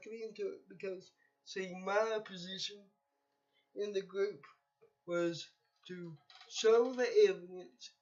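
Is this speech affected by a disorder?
Yes: cerebral palsy.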